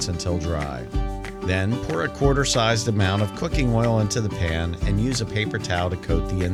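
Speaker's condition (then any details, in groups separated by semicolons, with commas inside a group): No condition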